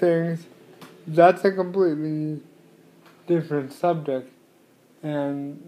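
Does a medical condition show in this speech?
Yes: cerebral palsy; from birth, cannot type.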